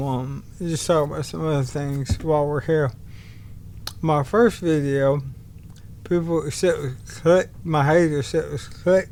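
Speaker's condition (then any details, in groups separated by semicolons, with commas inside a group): ALS; bulbar-upper onset, tongue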